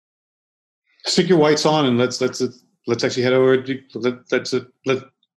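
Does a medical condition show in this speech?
Yes: stutter; ongoing stutter, amount varies unpredictably, past silent blocks cut off voicemail recordings; fillers and repetitions before words, severity varies unpredictably; here repeated words.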